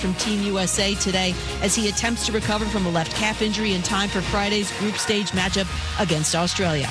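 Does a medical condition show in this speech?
No.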